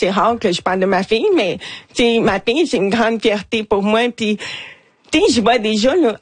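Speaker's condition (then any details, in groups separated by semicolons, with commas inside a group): Hearing loss with cochlear implant; hears nothing without implant, several deaf family members; childhood games practicing sustained o sound, own singing described as not pretty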